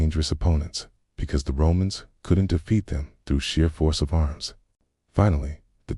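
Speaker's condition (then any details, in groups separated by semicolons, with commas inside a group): No condition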